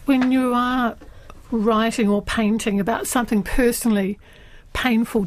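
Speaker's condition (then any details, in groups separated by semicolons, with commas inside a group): No condition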